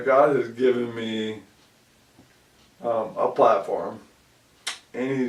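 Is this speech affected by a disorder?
Yes: ALS; about 2 years since onset.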